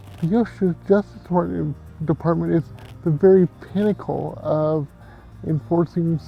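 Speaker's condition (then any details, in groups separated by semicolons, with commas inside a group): Cerebral palsy; from birth, full support getting up and showering; some support at work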